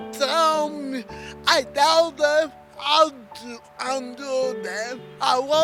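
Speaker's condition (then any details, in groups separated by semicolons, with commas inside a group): Cerebral palsy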